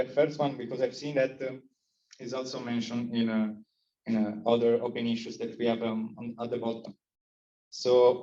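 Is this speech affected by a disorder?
No.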